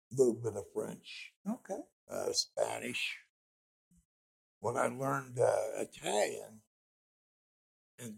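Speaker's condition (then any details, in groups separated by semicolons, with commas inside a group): Speech impediment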